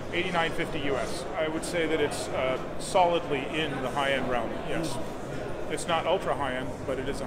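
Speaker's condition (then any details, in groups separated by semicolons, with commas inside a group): No condition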